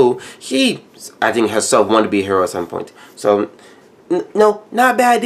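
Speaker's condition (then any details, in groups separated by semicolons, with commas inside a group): No condition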